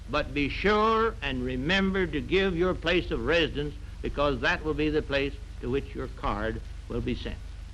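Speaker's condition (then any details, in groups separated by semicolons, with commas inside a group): No condition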